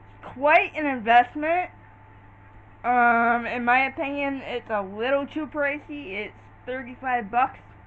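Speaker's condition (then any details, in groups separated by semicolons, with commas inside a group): Cerebral palsy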